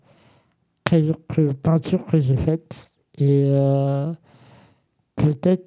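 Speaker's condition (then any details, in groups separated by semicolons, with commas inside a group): Congenital muscular dystrophy; present from birth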